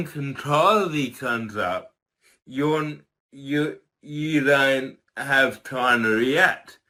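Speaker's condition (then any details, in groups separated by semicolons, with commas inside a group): Cerebral palsy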